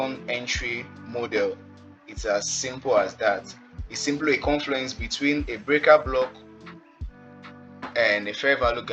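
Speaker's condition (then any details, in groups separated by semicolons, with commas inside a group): No condition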